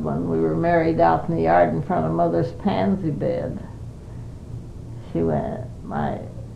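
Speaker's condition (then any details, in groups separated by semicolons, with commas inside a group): Parkinson's disease; Parkinson's for 5 years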